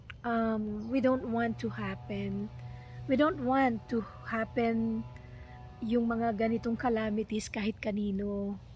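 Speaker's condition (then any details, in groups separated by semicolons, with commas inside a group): No condition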